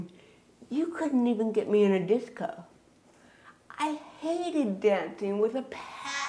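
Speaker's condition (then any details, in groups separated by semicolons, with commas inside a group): Cerebral palsy; unable to dance; speaking takes extra mental effort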